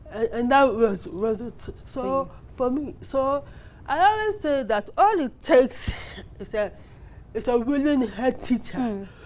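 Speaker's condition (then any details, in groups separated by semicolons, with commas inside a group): Cerebral palsy; affects handwriting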